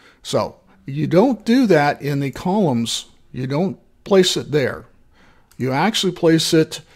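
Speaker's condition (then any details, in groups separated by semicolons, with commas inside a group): No condition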